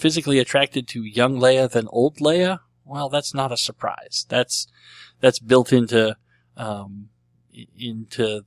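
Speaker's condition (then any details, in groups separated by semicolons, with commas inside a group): Cleft lip and palate; cleft lip and palate since birth, treated as a baby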